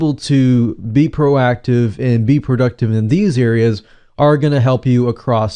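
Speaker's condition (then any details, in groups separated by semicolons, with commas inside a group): No condition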